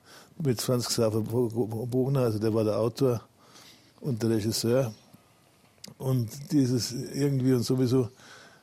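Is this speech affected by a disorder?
Yes: Parkinson's disease; public for about 11 years, almost no tremor, feels symptom-free when well adjusted.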